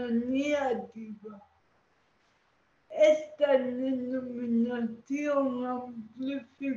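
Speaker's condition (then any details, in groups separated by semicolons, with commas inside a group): Cerebral palsy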